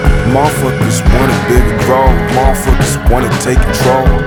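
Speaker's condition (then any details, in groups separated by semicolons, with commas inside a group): No condition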